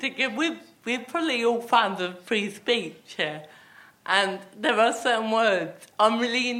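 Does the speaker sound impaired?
Yes: athetoid cerebral palsy; with myotonia and ataxia.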